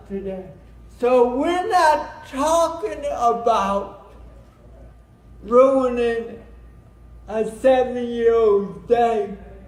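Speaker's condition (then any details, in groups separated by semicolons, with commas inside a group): Cerebral palsy; since birth, brain damage at birth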